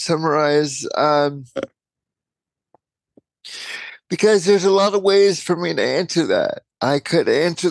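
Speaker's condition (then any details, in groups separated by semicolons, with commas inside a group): Cerebral palsy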